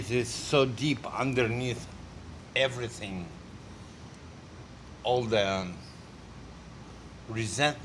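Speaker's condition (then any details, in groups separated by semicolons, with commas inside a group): Multiple sclerosis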